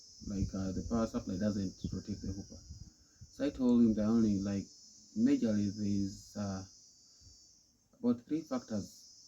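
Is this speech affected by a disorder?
No.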